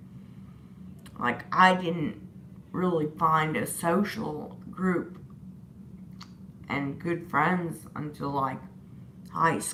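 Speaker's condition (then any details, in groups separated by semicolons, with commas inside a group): Disability causing slurred speech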